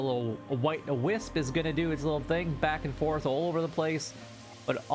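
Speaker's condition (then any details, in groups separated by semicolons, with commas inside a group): No condition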